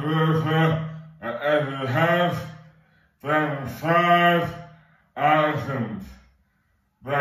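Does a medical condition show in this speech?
Yes: dystonia.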